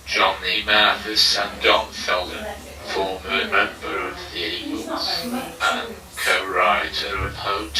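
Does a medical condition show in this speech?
Yes: motor neurone disease, through a speech-generating device; text-to-speech app with banked voice, typing difficult, uses dictation; voice progressively worsening, speech sometimes insufficient.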